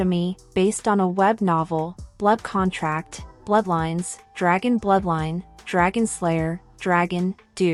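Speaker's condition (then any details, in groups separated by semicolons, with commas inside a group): No condition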